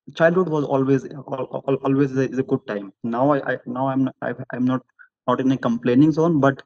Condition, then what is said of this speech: Stuttering. Some of me, like, I will stammer less when I'm more confident.